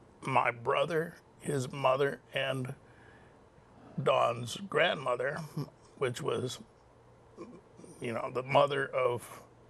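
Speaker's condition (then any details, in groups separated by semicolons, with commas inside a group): Cerebral palsy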